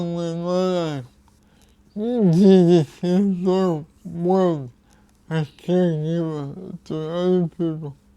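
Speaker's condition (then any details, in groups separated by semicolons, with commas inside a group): Cerebral palsy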